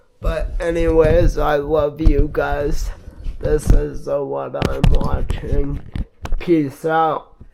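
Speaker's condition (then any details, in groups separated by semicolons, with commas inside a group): Multiple sclerosis; affects hands and left arm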